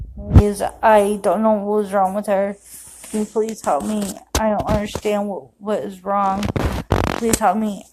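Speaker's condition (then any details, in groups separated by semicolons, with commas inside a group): Cerebral palsy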